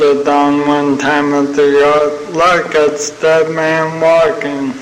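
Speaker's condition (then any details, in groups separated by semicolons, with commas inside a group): ALS (Lou Gehrig's disease); young onset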